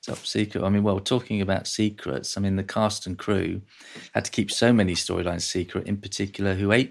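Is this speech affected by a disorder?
No.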